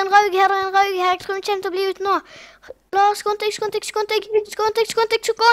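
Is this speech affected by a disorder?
No.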